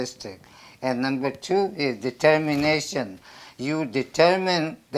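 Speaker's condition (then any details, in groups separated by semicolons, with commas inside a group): Tonsil and soft palate cancer; squamous cell carcinoma, HPV-related, tonsil and soft palate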